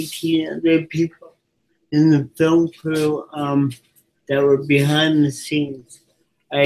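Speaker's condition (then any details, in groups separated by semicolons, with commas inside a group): Cerebral palsy; from birth, physical disability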